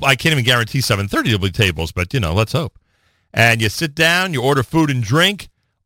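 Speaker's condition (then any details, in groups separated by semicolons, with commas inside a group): No condition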